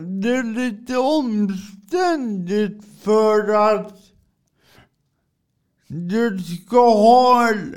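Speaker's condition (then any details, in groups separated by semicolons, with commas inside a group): Cerebral palsy; adaptation applied for via Försäkringskassan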